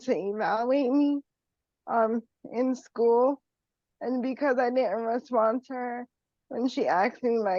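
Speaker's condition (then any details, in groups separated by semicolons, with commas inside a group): Cerebral palsy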